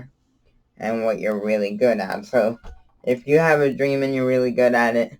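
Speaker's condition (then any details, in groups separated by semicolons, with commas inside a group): Cerebral palsy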